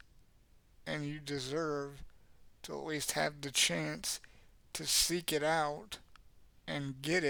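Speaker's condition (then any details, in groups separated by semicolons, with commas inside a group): Cerebral palsy; has had speech therapy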